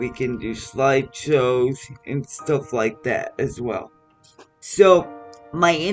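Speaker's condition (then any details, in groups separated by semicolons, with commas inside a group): Cerebral palsy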